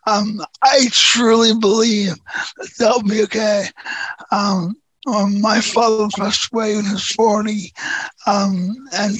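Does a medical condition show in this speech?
Yes: neurofibromatosis type 2; genetic nerve tumors since 2011-2012, deaf one ear, hearing and vision loss, two prior brain surgeries; large tumor on brain stem, days before third brain surgery, balance shot; voice shot from brain stem tumor, surgery hoped to improve voice and hearing.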